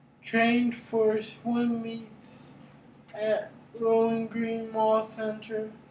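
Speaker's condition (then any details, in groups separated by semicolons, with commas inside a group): Cerebral palsy; brain injury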